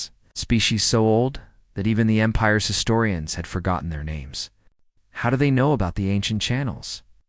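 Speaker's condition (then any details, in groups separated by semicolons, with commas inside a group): No condition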